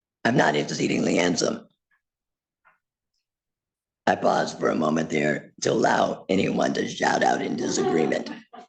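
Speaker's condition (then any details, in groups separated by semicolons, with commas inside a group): Laryngectomy; total laryngectomy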